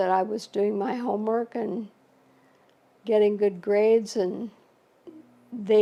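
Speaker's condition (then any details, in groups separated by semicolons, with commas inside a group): ALS; shortly after diagnosis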